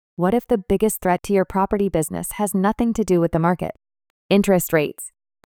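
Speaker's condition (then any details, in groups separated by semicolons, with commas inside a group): No condition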